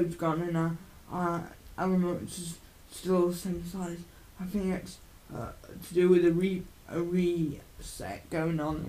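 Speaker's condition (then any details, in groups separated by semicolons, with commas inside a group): Cerebral palsy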